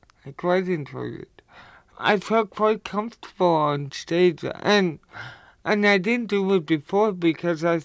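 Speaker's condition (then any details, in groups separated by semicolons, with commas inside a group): Cerebral palsy; cerebral palsy since childhood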